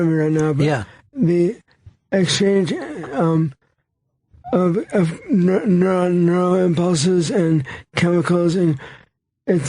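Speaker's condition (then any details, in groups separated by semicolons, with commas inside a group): Brain injury; caused by car accident; many years since injury, trouble focusing, easily distracted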